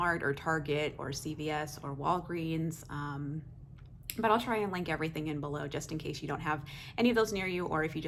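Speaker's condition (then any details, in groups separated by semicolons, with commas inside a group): No condition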